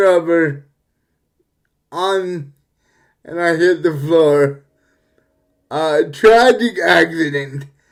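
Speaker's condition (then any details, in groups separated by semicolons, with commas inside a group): Cerebral palsy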